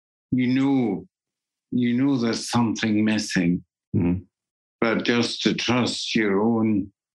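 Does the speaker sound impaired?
Yes: Parkinson's disease; deep brain stimulation surgery, two brain implants with controller, lifelong essential tremor, diagnosis took about 15 months; voice going, can no longer sing or do theatre.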